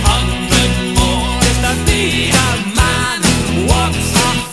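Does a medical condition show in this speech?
No.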